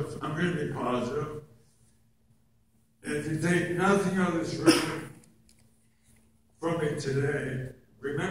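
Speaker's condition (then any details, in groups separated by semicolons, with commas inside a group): Oral cancer; base of tongue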